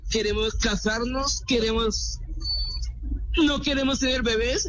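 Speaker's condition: Down syndrome; 24 years old; frequent word and phrase repetitions, fillers, hesitations, fragmented sentences

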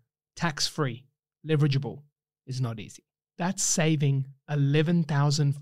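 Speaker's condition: No condition

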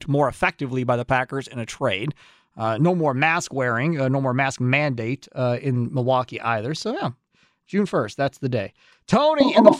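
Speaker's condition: No condition

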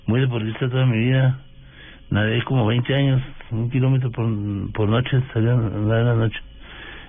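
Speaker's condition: Parkinson's disease; running and tennis exercise prescribed

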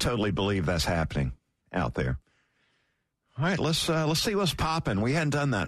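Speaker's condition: No condition

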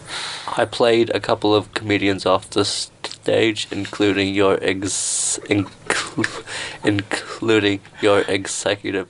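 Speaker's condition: Stutter; audible stutter on radio, repeated words and phrases, apologizes for stutter; talking slowly usually helps, no stutter in put-on joker voice with different inflection; repeated sounds, prolonged sounds

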